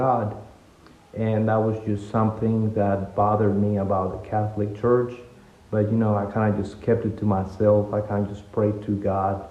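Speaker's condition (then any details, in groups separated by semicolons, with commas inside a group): No condition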